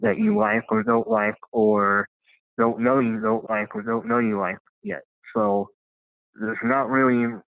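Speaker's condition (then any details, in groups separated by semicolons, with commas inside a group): Cleft lip and palate; congenital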